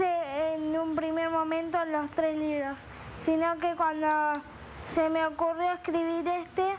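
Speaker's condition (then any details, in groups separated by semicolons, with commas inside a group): Cerebral palsy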